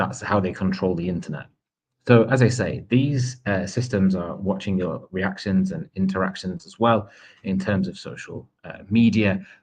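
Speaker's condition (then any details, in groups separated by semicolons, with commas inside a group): No condition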